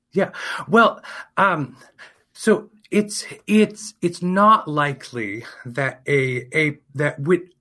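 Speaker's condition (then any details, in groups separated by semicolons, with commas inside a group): Stuttering, persistent developmental; childhood-onset stuttering, began around age three, persisted into adulthood, received speech therapy; stutters openly, comfortable stuttering openly; repeated sounds, repeated words, prolonged sounds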